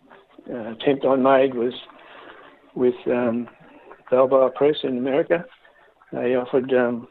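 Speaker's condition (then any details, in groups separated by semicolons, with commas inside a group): Parkinson's disease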